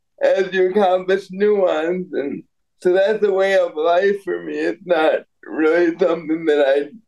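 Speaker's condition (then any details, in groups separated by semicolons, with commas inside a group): Cerebral palsy; congenital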